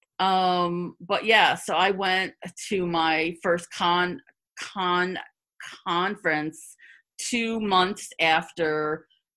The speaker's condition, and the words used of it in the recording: Stuttering. I have more repetitions, and you seem to have more silent blocks.